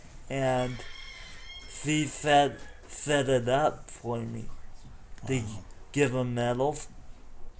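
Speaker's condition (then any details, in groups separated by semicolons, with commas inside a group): Cerebral palsy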